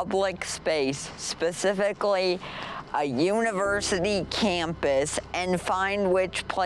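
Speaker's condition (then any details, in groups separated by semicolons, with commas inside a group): Cerebral palsy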